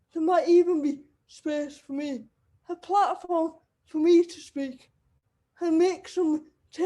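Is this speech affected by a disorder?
Yes: cerebral palsy; wheelchair user.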